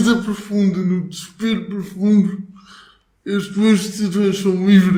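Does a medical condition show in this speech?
Yes: cerebral palsy.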